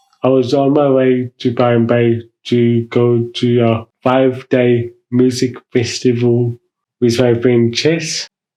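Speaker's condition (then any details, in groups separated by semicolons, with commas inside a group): Mild cerebral palsy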